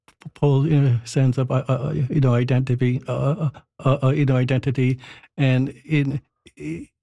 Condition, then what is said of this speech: Stuttering. The primary characteristic is what I'm doing now, and that's repetitions, prolongations, and ... contortions, and this is the physical component of stuttering